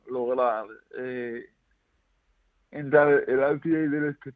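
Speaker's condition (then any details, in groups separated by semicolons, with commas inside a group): Cerebral palsy; 57% registered disability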